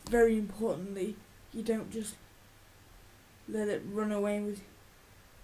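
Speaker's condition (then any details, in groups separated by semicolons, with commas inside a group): Cerebral palsy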